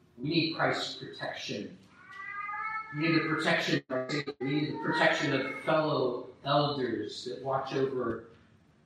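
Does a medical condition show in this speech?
No.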